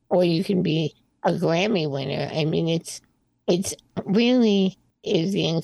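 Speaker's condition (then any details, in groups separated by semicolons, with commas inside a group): Spinal muscular atrophy type 2; hard time talking before medication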